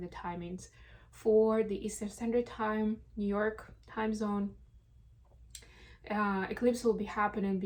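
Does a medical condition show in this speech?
No.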